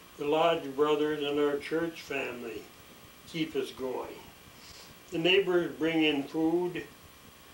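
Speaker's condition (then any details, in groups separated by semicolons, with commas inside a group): ALS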